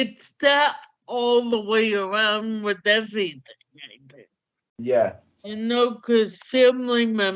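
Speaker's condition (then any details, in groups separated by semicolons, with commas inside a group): Cerebral palsy; hamstring treatment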